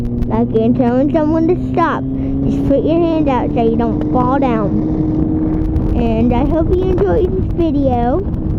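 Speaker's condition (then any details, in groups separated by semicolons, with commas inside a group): Cerebral palsy; affects legs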